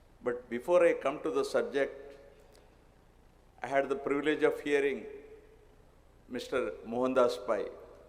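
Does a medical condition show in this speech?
No.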